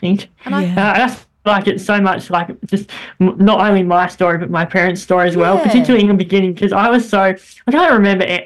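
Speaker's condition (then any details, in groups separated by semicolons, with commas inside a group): Bilateral cleft lip and palate; nasal voice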